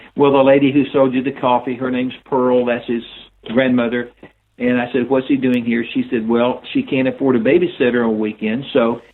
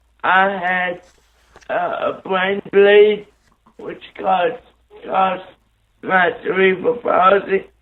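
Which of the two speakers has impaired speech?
The second: cerebral palsy; caused by brain bleed and stroke, right side paralyzed; seizures controlled with medication.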